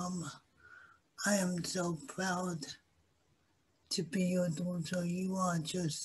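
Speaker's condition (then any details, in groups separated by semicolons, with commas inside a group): Cerebral palsy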